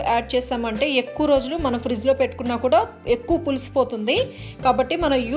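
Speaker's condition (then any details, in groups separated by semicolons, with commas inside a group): No condition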